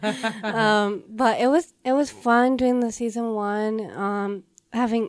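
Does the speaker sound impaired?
Yes: Down syndrome; present since birth.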